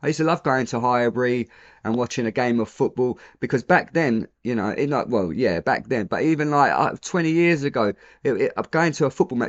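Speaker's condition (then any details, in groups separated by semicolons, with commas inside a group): No condition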